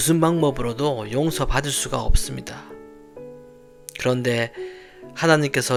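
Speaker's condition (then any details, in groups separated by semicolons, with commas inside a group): No condition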